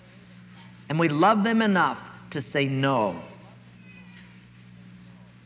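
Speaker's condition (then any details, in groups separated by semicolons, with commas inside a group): No condition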